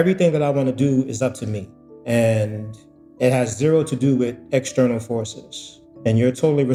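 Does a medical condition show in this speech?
No.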